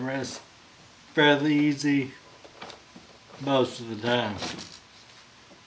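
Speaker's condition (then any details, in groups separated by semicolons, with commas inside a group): Friedreich's ataxia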